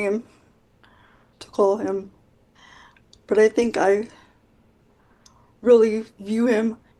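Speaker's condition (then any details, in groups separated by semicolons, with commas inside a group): Quadriplegic cerebral palsy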